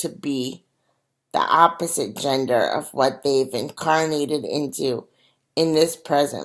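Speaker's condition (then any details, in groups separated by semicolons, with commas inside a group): Cerebral palsy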